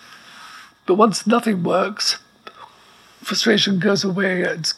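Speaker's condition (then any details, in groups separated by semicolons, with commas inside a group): ALS; about two years since diagnosis, plastic nasal pump behind neck sets breaths, respirator, no pain, writes by dictation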